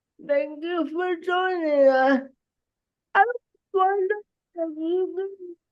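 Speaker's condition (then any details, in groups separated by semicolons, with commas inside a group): Cerebral palsy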